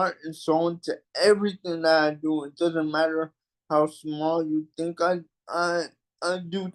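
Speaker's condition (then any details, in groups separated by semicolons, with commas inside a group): Cerebral palsy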